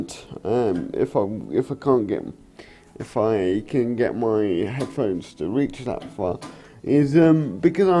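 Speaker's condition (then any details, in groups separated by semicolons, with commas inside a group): Cerebral palsy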